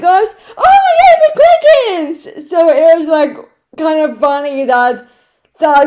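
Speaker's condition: Cerebral palsy, right side

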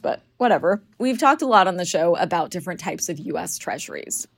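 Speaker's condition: No condition

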